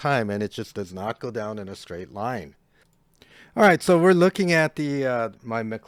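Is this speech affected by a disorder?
No.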